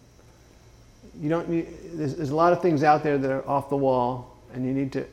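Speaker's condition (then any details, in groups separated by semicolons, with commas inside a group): Parkinson's disease; left foot dystonia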